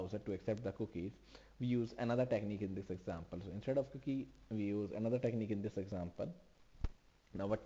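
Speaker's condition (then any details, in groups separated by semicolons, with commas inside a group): No condition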